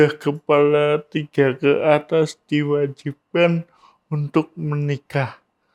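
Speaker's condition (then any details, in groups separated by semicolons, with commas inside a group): Cerebral palsy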